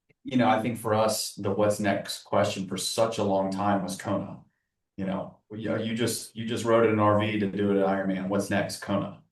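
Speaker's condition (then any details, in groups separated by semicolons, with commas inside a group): No condition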